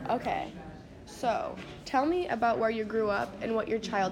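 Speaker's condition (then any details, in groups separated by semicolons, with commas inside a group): No condition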